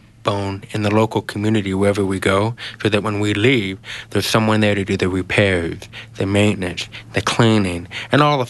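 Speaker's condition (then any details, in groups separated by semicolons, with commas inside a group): Genetic hearing loss; congenital genetic 90% hearing loss inherited from father, diagnosed almost age two, no cochlear implant; hearing aid, earlier body aid, twelve years speech and listening therapy, Child Shall Speak program; speaks well after years of therapy, trouble understanding unfamiliar accents on phone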